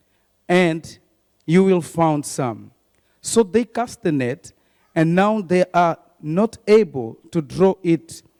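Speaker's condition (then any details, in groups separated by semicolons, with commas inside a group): No condition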